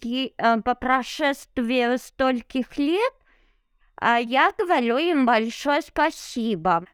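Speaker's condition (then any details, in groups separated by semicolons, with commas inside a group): Cerebral palsy; no wheelchair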